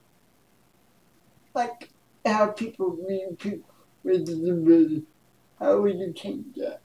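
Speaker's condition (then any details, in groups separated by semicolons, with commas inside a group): Cerebral palsy; speech affected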